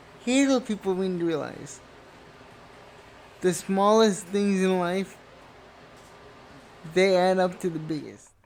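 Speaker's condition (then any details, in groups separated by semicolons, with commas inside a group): Cerebral palsy; uses voice dictation and typing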